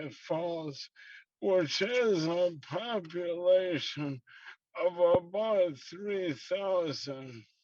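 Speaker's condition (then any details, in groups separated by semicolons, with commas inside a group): ALS, slow progressing; affected, listeners may need repeats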